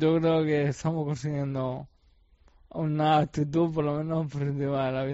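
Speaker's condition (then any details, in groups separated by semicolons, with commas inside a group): ALS; facial and mouth muscles affected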